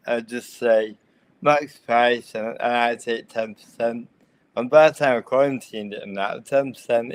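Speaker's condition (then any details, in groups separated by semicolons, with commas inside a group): Cerebral palsy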